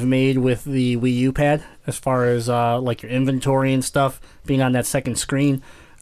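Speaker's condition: Cleft palate; congenital cleft palate

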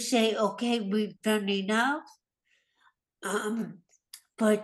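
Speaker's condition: Hemorrhagic stroke; more than a year after stroke

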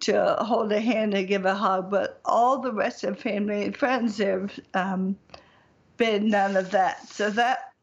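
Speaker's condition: Bulbar ALS; bulbar onset ALS, speech, swallow and breathing presentation, expected faster progression, voice expected to go sooner; lisp, difficulty with articulation, effortful tongue movement, not speaking clearly, ALS impact audible

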